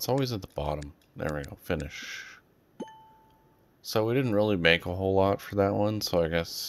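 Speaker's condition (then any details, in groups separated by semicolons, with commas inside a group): No condition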